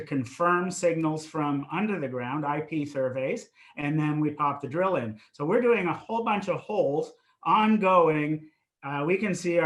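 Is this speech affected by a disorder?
No.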